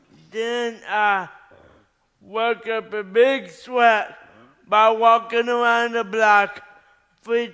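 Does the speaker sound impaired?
Yes: cerebral palsy; three botox shots every 3 months at Vanderbilt relax arm muscles, allow straightening arm.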